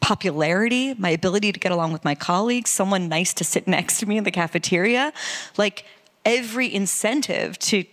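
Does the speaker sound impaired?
No.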